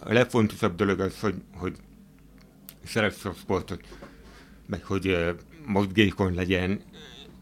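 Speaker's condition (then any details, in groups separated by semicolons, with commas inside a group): Hard of hearing; hearing aid mentioned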